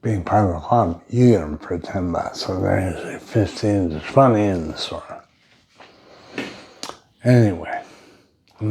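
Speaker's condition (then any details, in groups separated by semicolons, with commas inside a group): Brain injury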